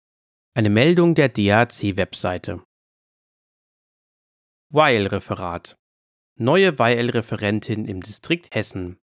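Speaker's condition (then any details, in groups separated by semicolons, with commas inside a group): No condition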